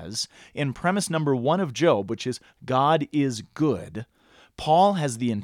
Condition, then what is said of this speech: None; typical speech.